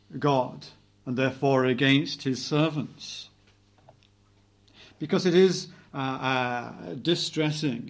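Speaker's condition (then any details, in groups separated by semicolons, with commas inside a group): No condition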